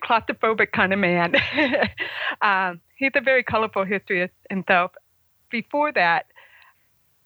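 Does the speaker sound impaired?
Yes: congenital hearing loss, congenital, about 75% hearing loss; congenital deafness.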